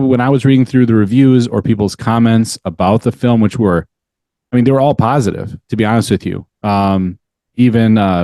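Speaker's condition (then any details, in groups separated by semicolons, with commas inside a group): No condition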